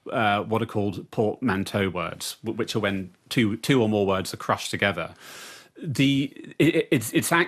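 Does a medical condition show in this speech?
Yes: stutter, interiorized stammering; lifelong hereditary developmental stutter, mother stuttered, primarily neurological, 15 years childhood therapy, Michael Palin Centre London; childhood therapy aimed at concealing stutter, very problematic in early 30s, evening course London, exposure therapy; here repeated sounds, repeated words.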